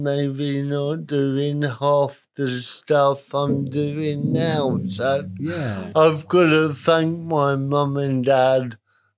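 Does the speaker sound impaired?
Yes: cerebral palsy, moderate; spastic, self-described middle range, delivery complications at birth, diagnosed in childhood; talks a bit funny.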